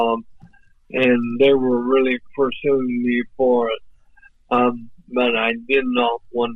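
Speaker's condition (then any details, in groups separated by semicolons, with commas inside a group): ALS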